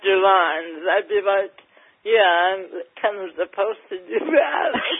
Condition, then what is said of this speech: Cerebral palsy. It affects my speech, and I walk with a gait, but I always